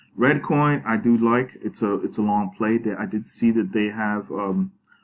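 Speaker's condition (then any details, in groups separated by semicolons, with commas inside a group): No condition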